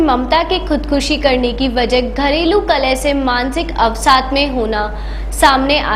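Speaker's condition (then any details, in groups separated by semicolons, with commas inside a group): No condition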